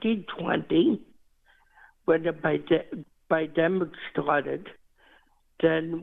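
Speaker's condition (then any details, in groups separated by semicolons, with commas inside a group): Cerebral palsy; walks independently, climbs stairs to top of Empire State Building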